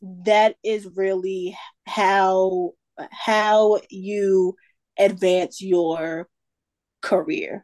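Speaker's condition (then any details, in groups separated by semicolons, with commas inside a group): Stuttering; stutter since at least high school, caused shyness, quietness and shame then; still stutters, work role forced out of shell; stuttering not under own control; repeated words, prolonged sounds, blocks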